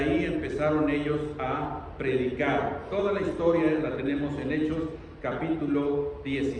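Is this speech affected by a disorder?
No.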